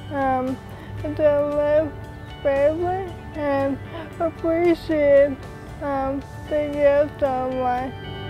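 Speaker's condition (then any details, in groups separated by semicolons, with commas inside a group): Amyotrophic lateral sclerosis; about three years since diagnosis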